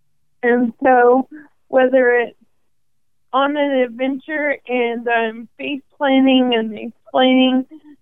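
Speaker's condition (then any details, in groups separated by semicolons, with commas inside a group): ALS; first symptoms in hand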